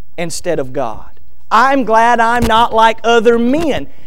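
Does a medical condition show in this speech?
No.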